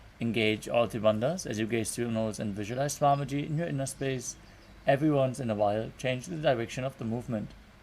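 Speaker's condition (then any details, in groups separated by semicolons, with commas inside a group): No condition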